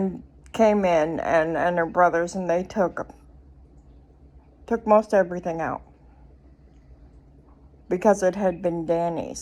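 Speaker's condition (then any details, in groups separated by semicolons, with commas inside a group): Cerebral palsy; speech noticeably atypical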